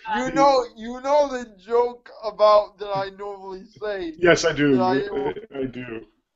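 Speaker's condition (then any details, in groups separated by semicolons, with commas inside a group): Cerebral palsy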